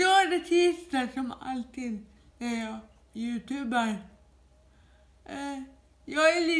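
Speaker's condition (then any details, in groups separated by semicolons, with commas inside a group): Dyskinetic cerebral palsy, severe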